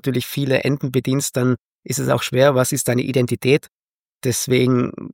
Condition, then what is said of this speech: No condition.